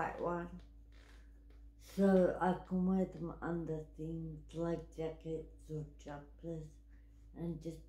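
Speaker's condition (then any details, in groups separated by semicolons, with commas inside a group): Cerebral palsy; wheelchair user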